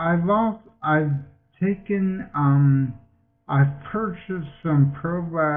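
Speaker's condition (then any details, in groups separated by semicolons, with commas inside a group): Multiple sclerosis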